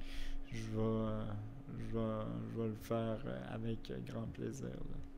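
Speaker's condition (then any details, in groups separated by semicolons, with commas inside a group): Cerebral palsy; wheelchair use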